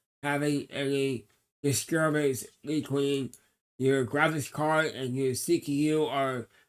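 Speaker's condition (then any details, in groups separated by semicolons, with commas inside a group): Cerebral palsy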